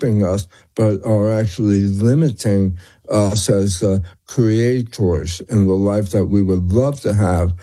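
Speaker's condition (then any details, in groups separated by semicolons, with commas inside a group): Tongue cancer; slurred speech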